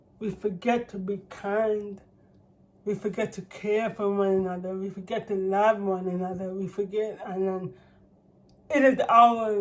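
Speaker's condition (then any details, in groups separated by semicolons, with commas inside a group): Cerebral palsy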